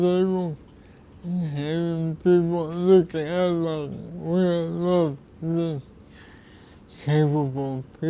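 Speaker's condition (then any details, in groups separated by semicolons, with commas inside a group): Cerebral palsy; poor meal posture affects swallowing, sitting straighter helps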